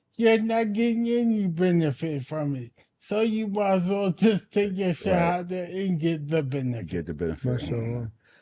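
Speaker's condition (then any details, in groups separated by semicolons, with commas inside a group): Anoxic brain injury; brain without oxygen 40 minutes, memory loss; about 95% recovered, still in speech therapy; speech therapy ongoing, audible speech difference, loses train of thought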